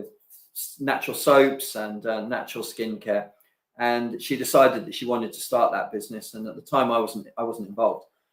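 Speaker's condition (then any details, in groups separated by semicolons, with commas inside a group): No condition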